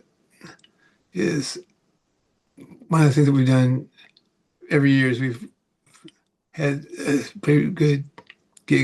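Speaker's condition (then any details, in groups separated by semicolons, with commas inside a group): Parkinson's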